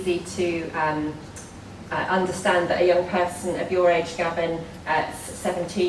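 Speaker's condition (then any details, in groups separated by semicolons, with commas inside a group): No condition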